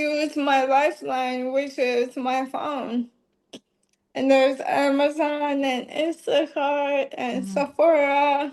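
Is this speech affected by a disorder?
Yes: ALS.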